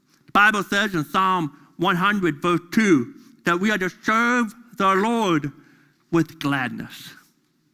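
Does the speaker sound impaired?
Yes: deafness; deaf during school years.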